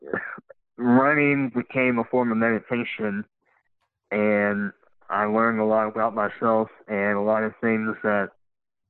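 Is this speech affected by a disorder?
Yes: cleft lip and palate; congenital.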